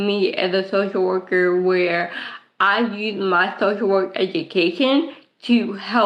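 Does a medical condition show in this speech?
Yes: cerebral palsy; present since birth.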